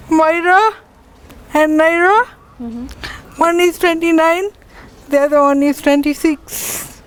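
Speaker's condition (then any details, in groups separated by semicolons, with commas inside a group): Cerebral palsy; from birth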